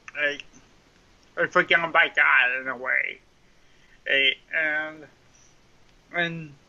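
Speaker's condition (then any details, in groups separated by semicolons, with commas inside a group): Cerebral palsy; mild cerebral palsy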